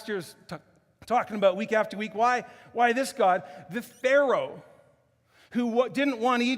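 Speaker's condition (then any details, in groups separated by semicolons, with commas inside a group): No condition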